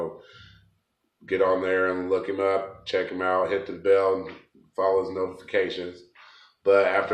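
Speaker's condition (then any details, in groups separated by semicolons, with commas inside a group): No condition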